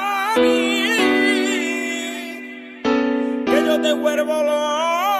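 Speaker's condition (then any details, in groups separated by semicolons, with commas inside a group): No condition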